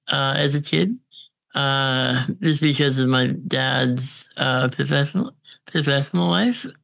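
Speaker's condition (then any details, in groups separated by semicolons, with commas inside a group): Congenital muscular dystrophy; diagnosed at 6 months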